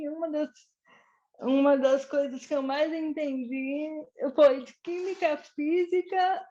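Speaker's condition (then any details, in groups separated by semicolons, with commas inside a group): Cerebral palsy; birth complications, premature, mainly lower limbs, partly upper limbs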